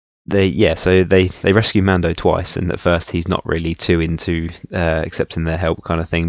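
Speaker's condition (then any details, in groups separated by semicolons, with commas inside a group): No condition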